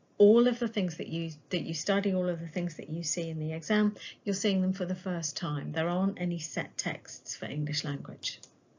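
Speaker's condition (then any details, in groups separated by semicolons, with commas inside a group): No condition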